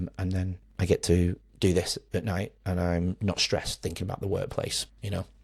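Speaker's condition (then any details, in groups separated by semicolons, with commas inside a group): No condition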